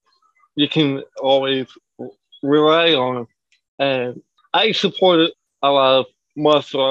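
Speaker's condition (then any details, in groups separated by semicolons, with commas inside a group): Cerebral palsy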